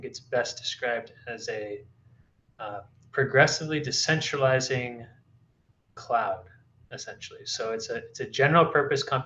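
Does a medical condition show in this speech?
No.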